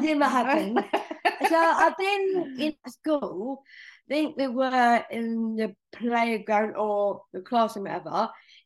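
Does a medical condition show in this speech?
Yes: Down syndrome; present from birth, major heart surgery.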